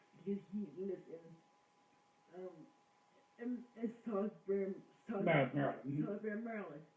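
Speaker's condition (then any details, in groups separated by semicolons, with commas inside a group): Cerebral palsy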